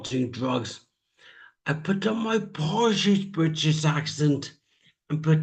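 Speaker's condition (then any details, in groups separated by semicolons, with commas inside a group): Traumatic brain injury; speech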